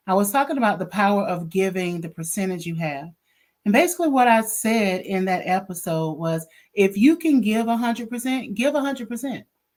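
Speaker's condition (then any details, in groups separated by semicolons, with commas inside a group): No condition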